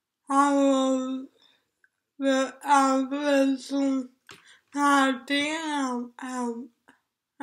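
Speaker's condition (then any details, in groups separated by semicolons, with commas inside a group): Cerebral palsy; speech therapy in school, plus occupational and physical therapy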